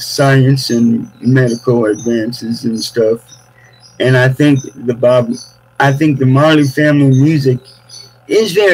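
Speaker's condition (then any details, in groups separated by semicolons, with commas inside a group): Cerebral palsy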